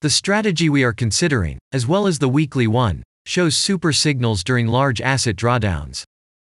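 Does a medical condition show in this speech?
No.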